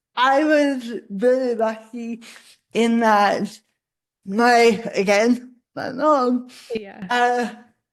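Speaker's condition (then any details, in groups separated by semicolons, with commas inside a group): Cerebral palsy; spasticity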